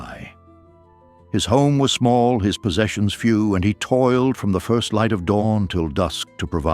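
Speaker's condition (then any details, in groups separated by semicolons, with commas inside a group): No condition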